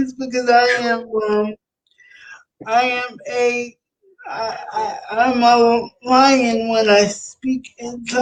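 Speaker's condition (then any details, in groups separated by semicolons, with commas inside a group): Cerebral palsy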